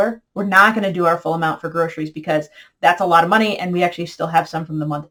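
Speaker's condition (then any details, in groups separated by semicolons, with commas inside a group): No condition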